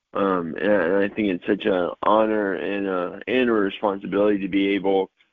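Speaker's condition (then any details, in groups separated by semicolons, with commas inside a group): Cerebral palsy, mild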